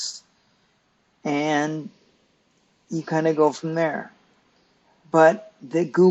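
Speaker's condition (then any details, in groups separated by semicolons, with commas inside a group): Cerebral palsy; stiff muscles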